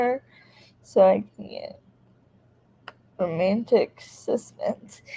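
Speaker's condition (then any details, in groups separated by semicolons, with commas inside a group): Cerebral palsy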